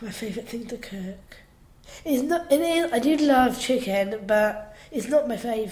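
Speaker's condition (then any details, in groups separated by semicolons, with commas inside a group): Down syndrome; down syndrome since birth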